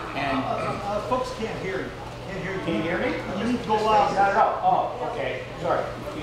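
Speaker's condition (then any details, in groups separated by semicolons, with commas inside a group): No condition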